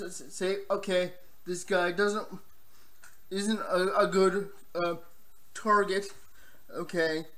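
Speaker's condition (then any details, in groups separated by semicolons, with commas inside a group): Cerebral palsy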